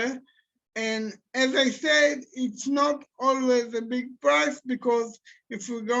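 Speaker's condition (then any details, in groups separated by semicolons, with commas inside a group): Cerebral palsy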